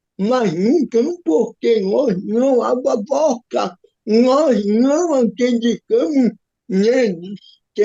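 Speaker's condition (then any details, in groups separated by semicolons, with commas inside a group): Cerebral palsy; physical disability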